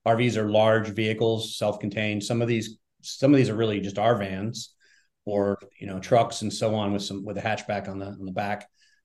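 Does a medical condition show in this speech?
No.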